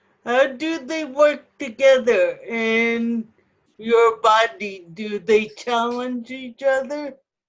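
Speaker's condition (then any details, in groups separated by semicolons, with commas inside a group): Cerebral palsy, spastic ataxic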